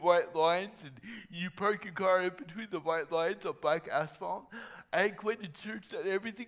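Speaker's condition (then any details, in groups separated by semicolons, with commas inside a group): Torsion dystonia; no medication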